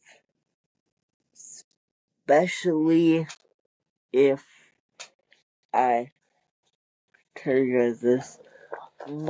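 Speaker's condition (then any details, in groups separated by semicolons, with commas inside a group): Cerebral palsy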